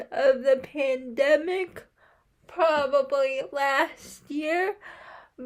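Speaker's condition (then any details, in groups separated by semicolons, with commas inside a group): Cerebral palsy; uses wheelchair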